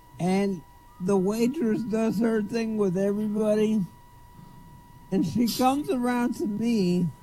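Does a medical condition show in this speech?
Yes: cerebral palsy.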